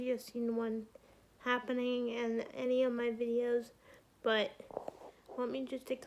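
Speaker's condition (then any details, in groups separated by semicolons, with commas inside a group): Cerebral palsy; brain not developed properly; has spasms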